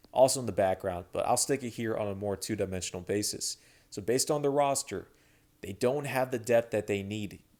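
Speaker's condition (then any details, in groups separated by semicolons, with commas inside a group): No condition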